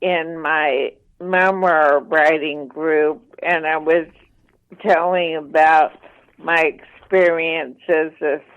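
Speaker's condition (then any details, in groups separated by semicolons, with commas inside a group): ALS, mild; voice slightly impaired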